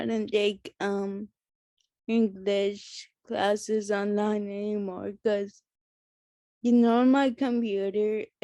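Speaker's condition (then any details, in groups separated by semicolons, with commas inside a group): Friedreich's ataxia; genetic progressive neuromuscular, spinal fusion with rod; onset age 2, diagnosed age 5, uses walker, rod broken; slurred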